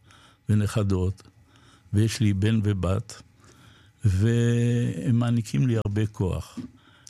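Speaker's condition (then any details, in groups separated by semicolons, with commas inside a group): Parkinson's disease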